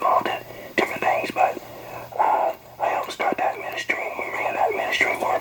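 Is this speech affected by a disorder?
Yes: young onset Parkinson's; diagnosed at age 41, first suspected Lou Gehrig's disease, undiagnosed for a year, right arm not swinging; uses voice amplifier to be heard; very quiet voice sounding like whispering, inaudible without voice amplifier, speaks into amplifier.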